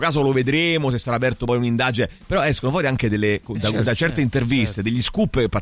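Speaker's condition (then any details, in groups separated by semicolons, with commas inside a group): No condition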